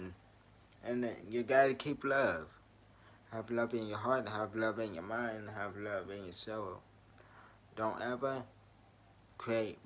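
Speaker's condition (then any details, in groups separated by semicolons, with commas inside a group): Traumatic brain injury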